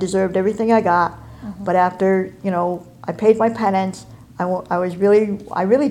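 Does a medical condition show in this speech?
Yes: cleft palate and cleft lip; congenital.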